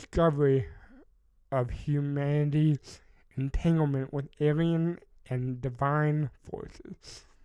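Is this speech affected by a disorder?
Yes: cerebral palsy.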